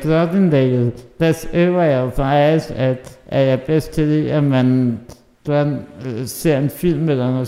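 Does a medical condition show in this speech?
Yes: muscular dystrophy (muskelsvind); hereditary, recessive, both parents carry gene fault, has helper, does not eat neatly.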